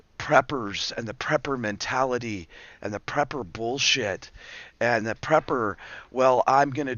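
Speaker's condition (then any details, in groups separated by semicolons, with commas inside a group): No condition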